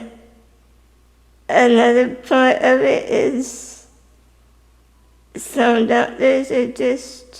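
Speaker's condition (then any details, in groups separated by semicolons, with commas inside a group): Spinal muscular atrophy type 2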